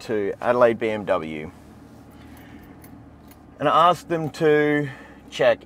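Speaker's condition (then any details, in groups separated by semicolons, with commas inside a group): No condition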